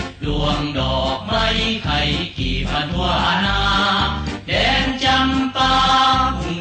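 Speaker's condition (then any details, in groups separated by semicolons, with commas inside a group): No condition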